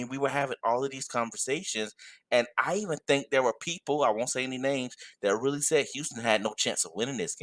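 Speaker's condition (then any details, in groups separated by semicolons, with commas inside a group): No condition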